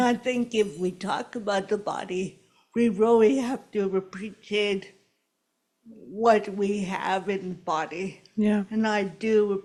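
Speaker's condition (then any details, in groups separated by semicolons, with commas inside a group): Cerebral palsy; since birth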